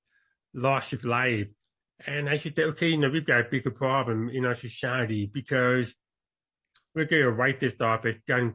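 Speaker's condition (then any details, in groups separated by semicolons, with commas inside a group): Born deaf; congenital deafness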